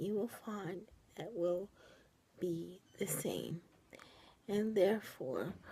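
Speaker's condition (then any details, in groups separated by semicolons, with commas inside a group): Cerebral palsy, triplegia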